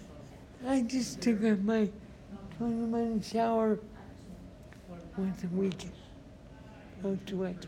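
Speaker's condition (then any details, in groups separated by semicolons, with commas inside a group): Traumatic brain injury; traumatic brain injury from car rollover on base around age 24, army occupational and physical therapy; talks funny, understandable except when laughing, could not speak for a year after injury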